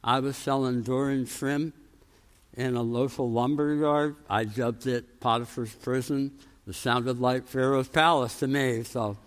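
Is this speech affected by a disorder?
Yes: tongue cancer, jaw reconstruction, osteonecrosis of jaw after radiation; about 13 years since tongue cancer, healing after implant surgery, permanent teeth not yet affixed.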